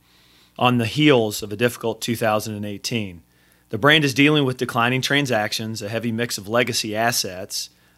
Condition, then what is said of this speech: No condition.